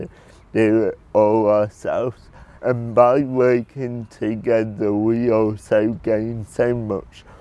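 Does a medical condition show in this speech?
Yes: cerebral palsy; predicted never to talk.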